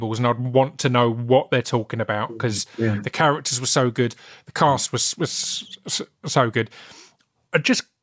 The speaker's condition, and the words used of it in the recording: Stuttering. It's been one of the things in recent years that I've been excited in the self-tape era, is I can more comfortably go, well, here's a version not stammering.